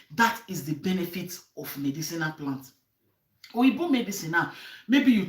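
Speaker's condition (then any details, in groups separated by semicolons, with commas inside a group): No condition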